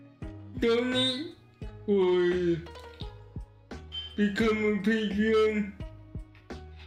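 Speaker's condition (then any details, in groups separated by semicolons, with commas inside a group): Cerebral palsy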